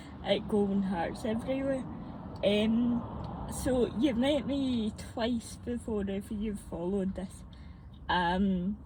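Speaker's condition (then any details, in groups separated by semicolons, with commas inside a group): Mixed cerebral palsy; mixed type, earlier described as ataxic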